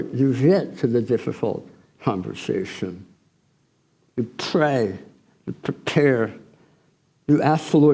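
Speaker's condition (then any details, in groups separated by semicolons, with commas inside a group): Tongue cancer surgery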